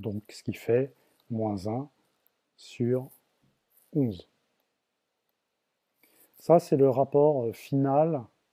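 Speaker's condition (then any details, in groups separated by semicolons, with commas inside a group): No condition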